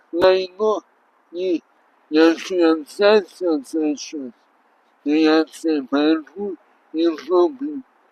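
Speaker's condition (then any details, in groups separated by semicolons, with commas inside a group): Traumatic brain injury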